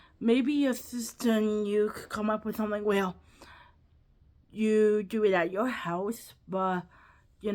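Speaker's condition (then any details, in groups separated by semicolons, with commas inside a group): Cerebral palsy, quadriplegic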